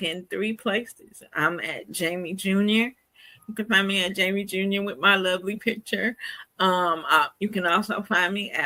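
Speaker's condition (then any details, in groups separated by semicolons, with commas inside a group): Cerebral palsy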